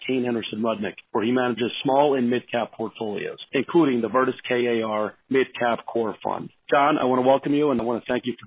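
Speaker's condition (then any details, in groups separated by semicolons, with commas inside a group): No condition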